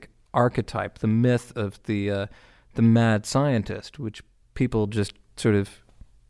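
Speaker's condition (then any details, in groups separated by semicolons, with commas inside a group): No condition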